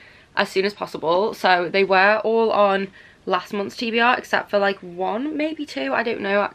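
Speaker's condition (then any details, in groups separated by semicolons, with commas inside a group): No condition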